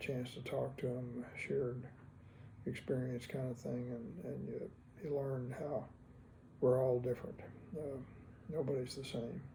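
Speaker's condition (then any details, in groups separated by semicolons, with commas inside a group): Parkinson's disease; quieter voice, not slurred, noticeably affected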